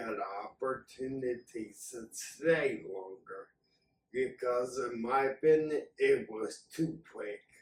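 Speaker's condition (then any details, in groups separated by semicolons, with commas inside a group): Acquired and hereditary ataxia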